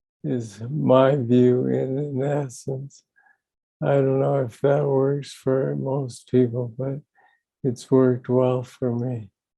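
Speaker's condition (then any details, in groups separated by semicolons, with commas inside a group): Young onset Parkinson's disease; about 20 years since diagnosis, DBS surgery 14 years ago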